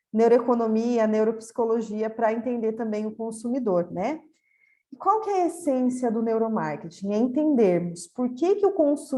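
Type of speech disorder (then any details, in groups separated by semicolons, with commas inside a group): None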